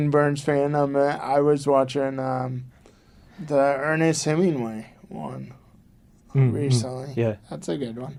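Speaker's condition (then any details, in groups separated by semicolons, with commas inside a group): Cerebral palsy; from birth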